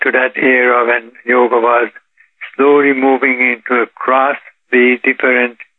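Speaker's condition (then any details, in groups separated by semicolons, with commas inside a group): Parkinson's disease; walks 3 miles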